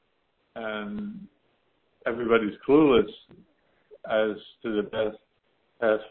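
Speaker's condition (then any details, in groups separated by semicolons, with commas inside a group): Parkinson's disease; infusions finished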